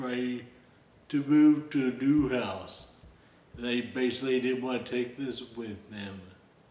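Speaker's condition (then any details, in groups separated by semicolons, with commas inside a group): Friedreich's ataxia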